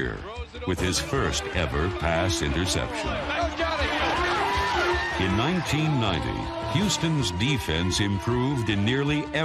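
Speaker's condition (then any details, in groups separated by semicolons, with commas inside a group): No condition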